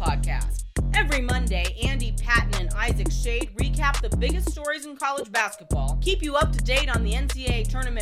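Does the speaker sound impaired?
No.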